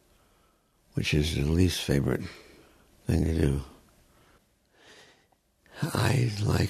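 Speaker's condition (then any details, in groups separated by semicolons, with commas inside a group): Progressive supranuclear palsy; progressive degenerative condition, diagnosed about a year ago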